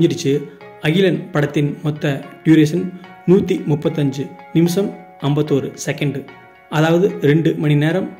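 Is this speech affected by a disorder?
No.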